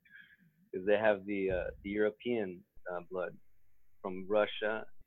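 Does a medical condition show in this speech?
No.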